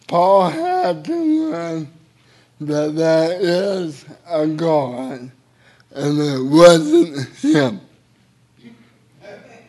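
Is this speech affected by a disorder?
Yes: cerebral palsy; involuntary hand movements.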